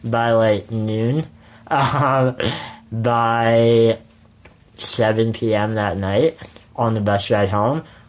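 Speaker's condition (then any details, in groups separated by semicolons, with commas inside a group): Spinal muscular atrophy; jaw tires with prolonged speaking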